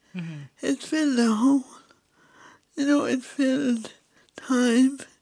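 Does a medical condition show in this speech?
Yes: cerebral palsy.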